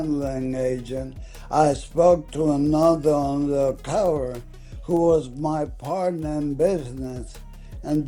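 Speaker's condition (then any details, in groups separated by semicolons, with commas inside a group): ALS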